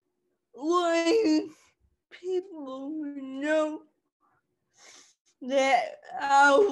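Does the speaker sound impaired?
Yes: cerebral palsy; people less willing to listen to own talking voice, uses songs to get point across.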